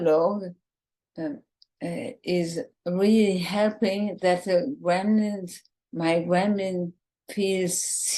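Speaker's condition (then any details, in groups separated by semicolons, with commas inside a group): ALS, bulbar form, bulbar onset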